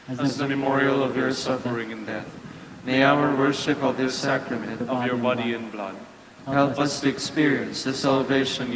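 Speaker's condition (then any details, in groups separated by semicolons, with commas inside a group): No condition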